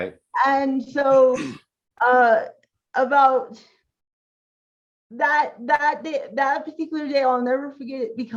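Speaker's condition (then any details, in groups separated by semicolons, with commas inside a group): Cerebral palsy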